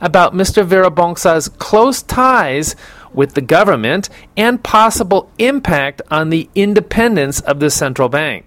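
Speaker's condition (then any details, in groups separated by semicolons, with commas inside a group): No condition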